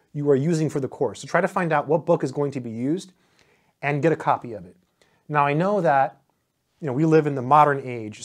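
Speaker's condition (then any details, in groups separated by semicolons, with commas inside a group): No condition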